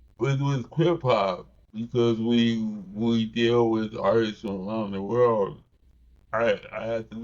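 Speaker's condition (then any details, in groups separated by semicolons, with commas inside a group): Cerebral palsy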